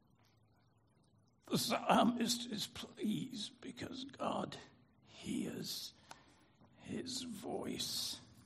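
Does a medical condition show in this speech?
Yes: spasmodic dysphonia; spastic dysphonia, spasmodic dystonia subtype, ENT exam with nasal camera, cause unknown, no known cure; about 40 years since onset, voice therapist recommended by audiologist Joanne Tyson, teaching style changed; catch in voice, lost resonance, speaking hard, easier with use but tires, lost three-octave singing range.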